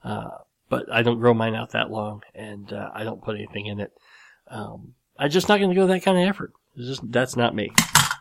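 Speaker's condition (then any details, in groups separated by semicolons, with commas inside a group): Cleft lip and palate; series of plastic surgeries for repair, skull bone chips grafted to reconstruct nose around age 12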